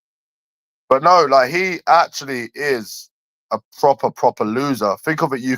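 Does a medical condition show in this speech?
No.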